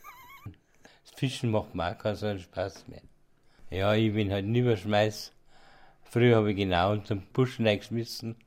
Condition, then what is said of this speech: Parkinson's disease. Manches kann ich noch normal machen, aber langsamer. Wie zum Beispiel reden.